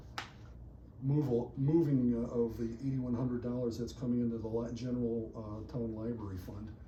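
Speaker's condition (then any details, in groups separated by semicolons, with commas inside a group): No condition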